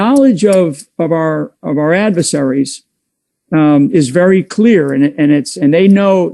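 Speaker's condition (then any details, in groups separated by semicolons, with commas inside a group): No condition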